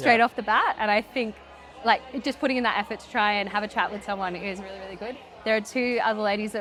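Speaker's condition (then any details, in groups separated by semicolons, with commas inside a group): No condition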